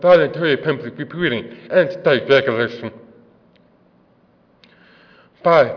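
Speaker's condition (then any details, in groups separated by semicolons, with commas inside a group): Deafness; works with interpreters; deaf accent, offers to repeat if not understood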